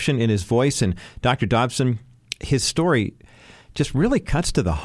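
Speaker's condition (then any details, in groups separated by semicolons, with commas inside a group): No condition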